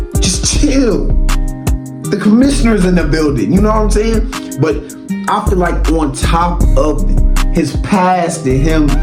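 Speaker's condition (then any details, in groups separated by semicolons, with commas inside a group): No condition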